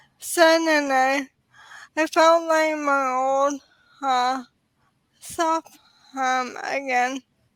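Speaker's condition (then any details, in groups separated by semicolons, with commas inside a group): ALS; sporadic form, onset in pinky finger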